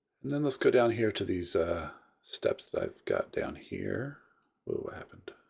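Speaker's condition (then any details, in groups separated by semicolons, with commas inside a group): No condition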